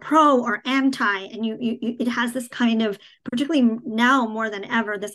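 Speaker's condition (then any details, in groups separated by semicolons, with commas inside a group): Cleft palate, cleft palate without cleft lip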